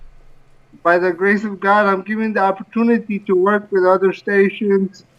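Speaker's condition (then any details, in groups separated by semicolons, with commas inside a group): Cerebral palsy; from birth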